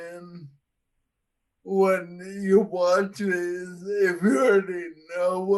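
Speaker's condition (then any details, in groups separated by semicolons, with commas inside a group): Friedreich's ataxia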